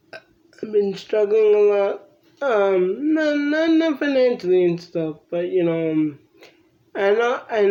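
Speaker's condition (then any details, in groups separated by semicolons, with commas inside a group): Cerebral palsy; from birth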